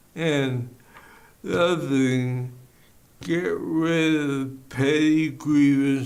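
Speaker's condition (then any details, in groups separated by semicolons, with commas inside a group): ALS; bulbar onset, slurred speech first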